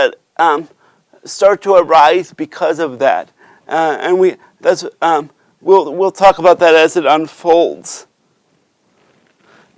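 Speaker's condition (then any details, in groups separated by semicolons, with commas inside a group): Cerebral palsy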